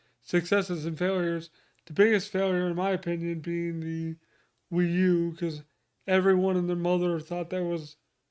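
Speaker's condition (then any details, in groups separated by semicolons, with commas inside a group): Cerebral palsy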